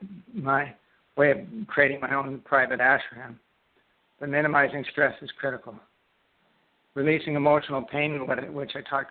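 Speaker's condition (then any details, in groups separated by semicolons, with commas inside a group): Parkinson's disease; shuffling walk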